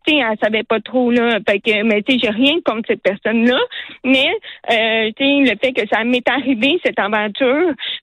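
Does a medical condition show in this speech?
Yes: hearing loss; hard of hearing, relies on lip reading; uses cotton mask with soft transparent plexiglas window so lips can be seen.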